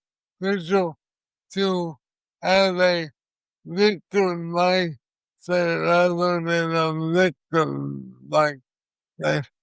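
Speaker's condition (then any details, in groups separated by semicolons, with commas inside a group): Cerebral palsy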